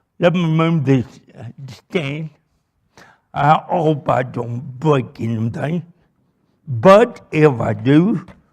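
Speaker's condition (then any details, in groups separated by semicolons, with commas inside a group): Cerebral palsy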